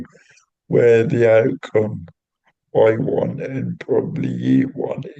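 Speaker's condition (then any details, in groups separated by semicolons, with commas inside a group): Cerebral palsy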